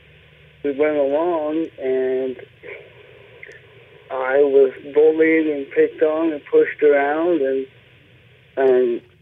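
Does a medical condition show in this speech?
Yes: cerebral palsy; left hand basically paralyzed.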